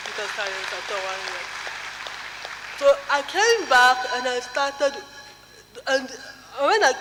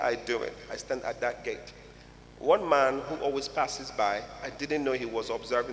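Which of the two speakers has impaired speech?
The first: cerebral palsy; caused by untreated newborn jaundice; diagnosed age 1.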